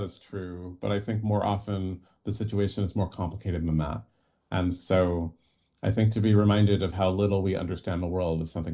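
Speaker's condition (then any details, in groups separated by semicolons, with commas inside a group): No condition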